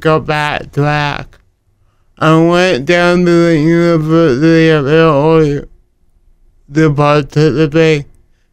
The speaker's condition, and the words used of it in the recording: Cerebral palsy. So walking, talking, stuff like that is affected.